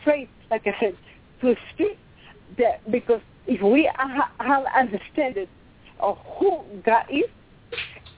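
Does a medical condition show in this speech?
Yes: cerebral palsy; from birth, affects movement, about 53 years since onset; talking as loud as able, voice hard to hear, asked to speak louder; quiet voice, limited loudness.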